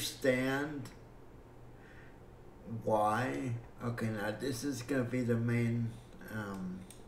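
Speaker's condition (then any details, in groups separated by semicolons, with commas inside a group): Cerebral palsy; breathing fine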